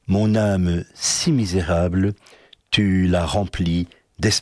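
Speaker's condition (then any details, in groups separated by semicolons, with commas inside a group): No condition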